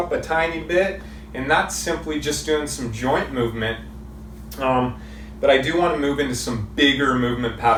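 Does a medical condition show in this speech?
No.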